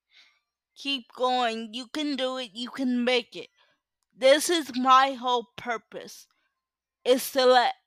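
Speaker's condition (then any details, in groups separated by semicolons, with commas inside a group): Cerebral palsy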